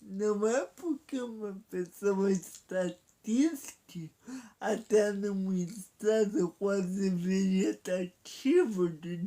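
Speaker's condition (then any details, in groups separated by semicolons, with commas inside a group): Paralysis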